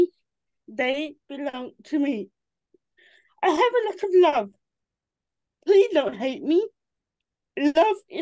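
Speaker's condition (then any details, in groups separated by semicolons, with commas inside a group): Cerebral palsy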